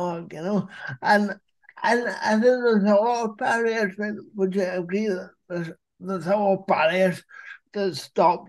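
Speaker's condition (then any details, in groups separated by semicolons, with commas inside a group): Cerebral palsy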